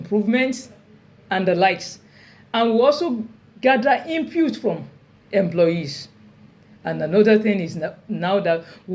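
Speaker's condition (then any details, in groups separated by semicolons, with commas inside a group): No condition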